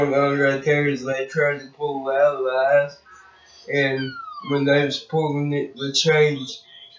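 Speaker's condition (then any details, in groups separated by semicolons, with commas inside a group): Cerebral palsy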